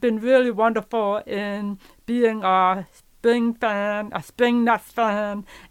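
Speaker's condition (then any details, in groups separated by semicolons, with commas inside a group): Profound deafness; profoundly deaf since earliest memory, legally blind from early 20s, 10% peripheral vision left; relies on lip reading, knows some sign language but rarely uses it; learned to speak with speech therapist help, therapy in elementary and high school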